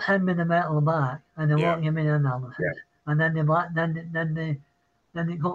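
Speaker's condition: Parkinson's; citing Parkinson's

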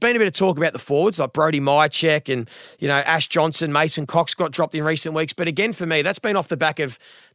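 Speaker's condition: No condition

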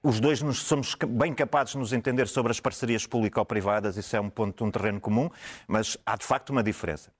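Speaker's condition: No condition

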